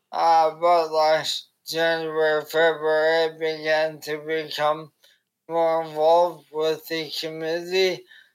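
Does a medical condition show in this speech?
Yes: ALS; diagnosed at 30, given 2-5 years, stem cell therapy in Korea, arms do not work, not locked in.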